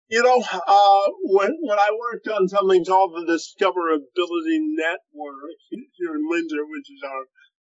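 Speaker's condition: Cerebral palsy; movement and dexterity

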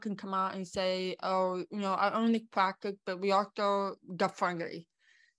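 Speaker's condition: Born deaf; congenital deafness

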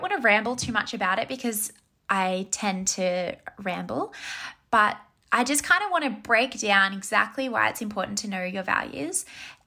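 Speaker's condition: No condition

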